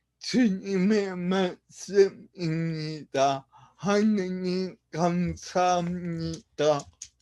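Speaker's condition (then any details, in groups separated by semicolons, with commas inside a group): Brain lesion disability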